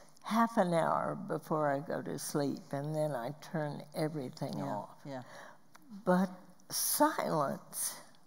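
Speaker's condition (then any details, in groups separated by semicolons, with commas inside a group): Spasmodic dysphonia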